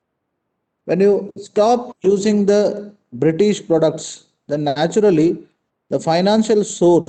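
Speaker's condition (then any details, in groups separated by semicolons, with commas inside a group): No condition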